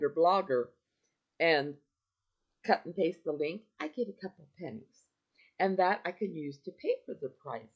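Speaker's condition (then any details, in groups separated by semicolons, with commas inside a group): No condition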